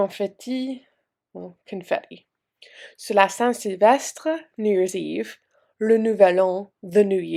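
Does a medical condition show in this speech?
No.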